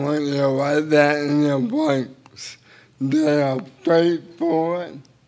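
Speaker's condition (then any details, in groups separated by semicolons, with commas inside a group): Cerebral palsy; a little difficult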